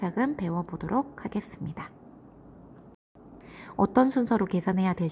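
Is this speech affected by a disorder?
No.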